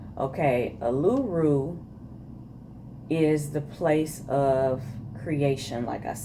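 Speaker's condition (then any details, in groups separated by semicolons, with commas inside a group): No condition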